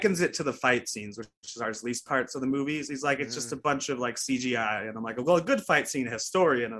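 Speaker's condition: No condition

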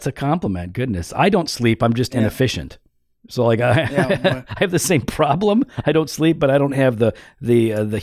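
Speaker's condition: No condition

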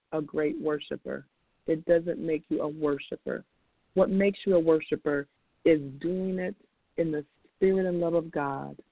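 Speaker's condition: No condition

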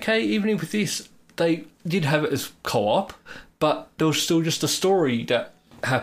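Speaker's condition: No condition

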